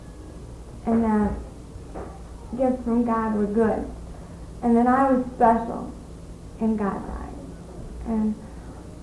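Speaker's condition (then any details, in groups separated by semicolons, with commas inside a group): Cerebral palsy; speaks fluently with few pauses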